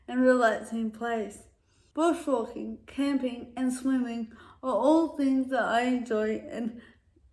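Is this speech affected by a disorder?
Yes: cerebral palsy.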